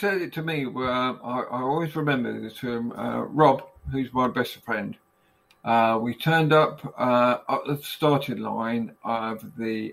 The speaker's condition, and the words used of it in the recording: Aphasia. Aphasia is why I can't talk properly.